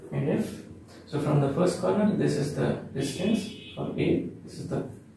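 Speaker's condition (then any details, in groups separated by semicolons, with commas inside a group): No condition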